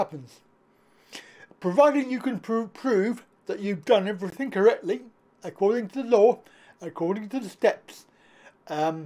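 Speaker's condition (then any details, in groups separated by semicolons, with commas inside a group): Cerebral palsy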